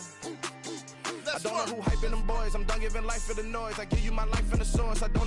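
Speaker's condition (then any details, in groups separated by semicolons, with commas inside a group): No condition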